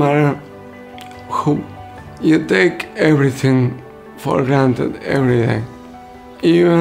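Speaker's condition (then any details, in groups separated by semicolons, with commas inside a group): Motor neurone disease; onset with loosening grip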